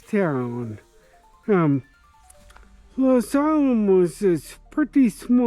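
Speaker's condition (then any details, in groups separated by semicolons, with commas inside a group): Traumatic brain injury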